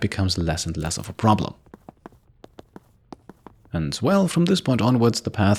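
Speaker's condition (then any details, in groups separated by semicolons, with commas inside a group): No condition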